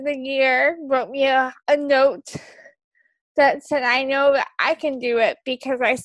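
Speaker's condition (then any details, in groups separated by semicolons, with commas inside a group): Cerebral palsy; onset before birth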